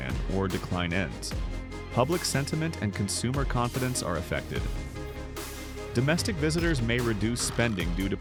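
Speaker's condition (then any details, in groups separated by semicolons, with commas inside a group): No condition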